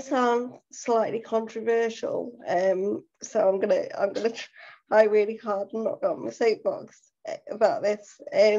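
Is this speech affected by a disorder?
Yes: cerebral palsy; full-time wheelchair user.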